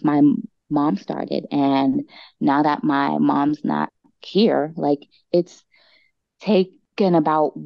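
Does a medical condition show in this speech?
Yes: stuttering; discloses stutter at start of conversations; here prolonged sounds, blocks.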